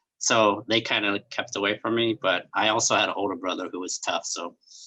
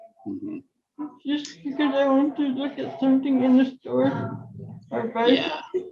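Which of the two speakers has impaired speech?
The second: cerebral palsy.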